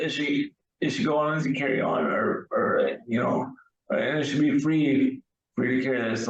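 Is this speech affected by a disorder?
Yes: cerebral palsy; wheelchair user.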